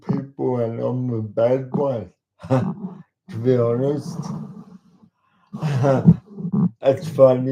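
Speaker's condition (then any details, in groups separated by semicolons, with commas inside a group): Cerebral palsy; talks slowly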